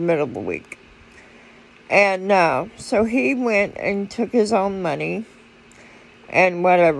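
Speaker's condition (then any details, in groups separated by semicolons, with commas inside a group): Cerebral palsy; speech noticeably atypical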